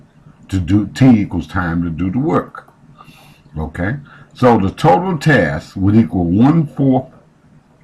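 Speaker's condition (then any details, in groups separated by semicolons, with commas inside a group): No condition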